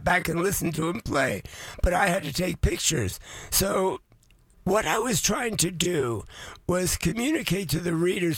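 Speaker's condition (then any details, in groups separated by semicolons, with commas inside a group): Voice changed after vocal cord surgery; about two years since vocal cord surgery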